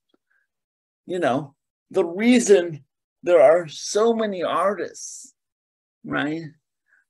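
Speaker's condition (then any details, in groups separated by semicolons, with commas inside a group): Cerebral palsy; has to think about motions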